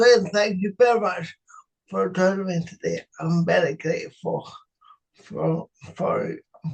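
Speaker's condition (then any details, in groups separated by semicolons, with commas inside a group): Cerebral palsy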